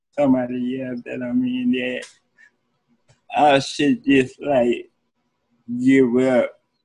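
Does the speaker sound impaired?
Yes: cerebral palsy; therapists involved in upbringing.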